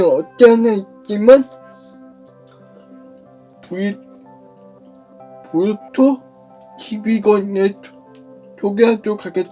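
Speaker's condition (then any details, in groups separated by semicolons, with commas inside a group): Cerebral palsy; brain lesion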